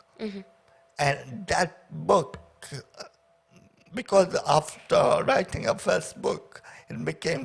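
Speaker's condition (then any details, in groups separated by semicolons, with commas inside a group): Paraplegia with essential tremor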